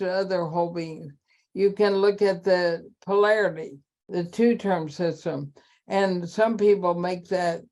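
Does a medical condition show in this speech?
Yes: ALS.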